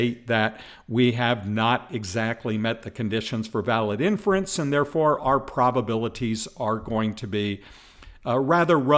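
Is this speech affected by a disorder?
No.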